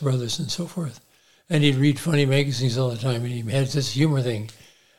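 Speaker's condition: Parkinson's disease; early loss of smell, weak shoulder, little tremor, slightly unstable on feet, subdued gestures and movements; about 15 years since diagnosis, on medication, regular exercise including boxing, cycling, weights, walking

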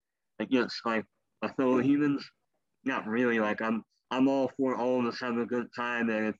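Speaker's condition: Cleft lip and palate; speech impediment from cleft lip and palate

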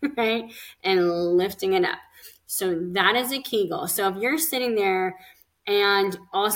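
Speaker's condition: Cleft lip and palate; several facial surgeries

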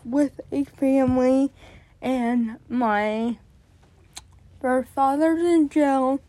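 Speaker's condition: Cerebral palsy; born addicted

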